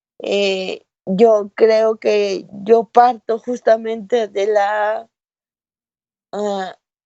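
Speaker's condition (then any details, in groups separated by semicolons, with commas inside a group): Cerebral palsy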